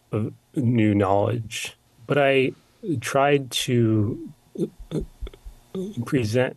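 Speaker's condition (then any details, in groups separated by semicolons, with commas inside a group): Stutter; long hidden; blocking, no stuttering when singing; blocks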